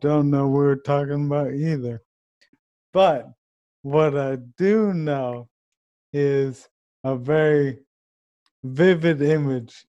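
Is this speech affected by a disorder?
Yes: ALS; diagnosis by exclusion took over a year and a half.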